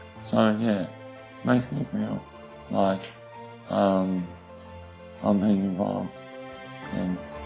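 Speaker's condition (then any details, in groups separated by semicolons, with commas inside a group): Facioscapulohumeral muscular dystrophy; genetic, face and upper arms first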